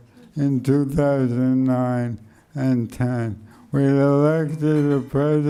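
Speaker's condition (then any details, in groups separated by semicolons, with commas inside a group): ALS; speech slowed and softened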